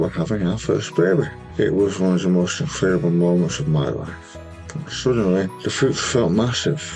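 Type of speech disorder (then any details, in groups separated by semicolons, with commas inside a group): Speech after partial glossectomy; tongue cancer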